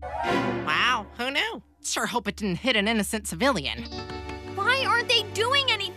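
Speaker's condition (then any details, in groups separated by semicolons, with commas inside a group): No condition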